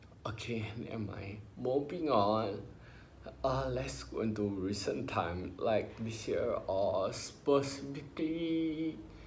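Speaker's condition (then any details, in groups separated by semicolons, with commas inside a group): Ataxia; spinocerebellar, progressive degenerative, began with trembling hands; about 20 years since onset, does exercise; affects talking, speaking used as speech therapy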